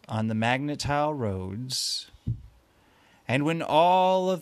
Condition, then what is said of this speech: None; typical speech.